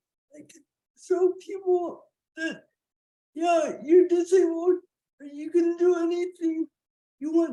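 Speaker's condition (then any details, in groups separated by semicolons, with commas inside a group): Cerebral palsy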